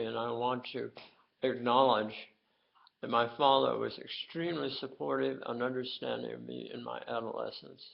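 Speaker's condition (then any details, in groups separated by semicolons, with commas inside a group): Tongue cancer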